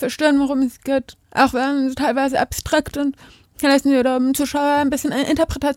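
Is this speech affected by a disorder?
Yes: deafness; not deaf from birth, attended hearing school, spoken first language, later learned sign language; lip-reads hosts without interpreter, cannot hear podcast, wears Zupack bass backpack at home; speaks and signs, bilingual, hearing people forget deafness because speaks.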